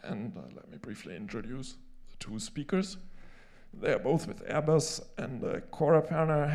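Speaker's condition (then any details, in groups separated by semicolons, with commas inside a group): No condition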